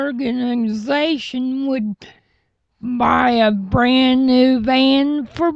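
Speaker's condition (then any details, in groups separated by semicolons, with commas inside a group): Cerebral palsy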